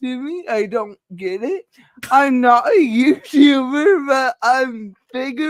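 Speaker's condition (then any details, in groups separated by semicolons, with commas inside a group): Cerebral palsy; speech affected, permanent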